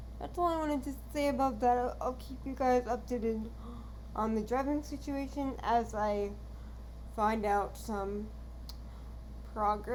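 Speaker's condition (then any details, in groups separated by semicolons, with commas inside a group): Cerebral palsy, dystonic hemiplegia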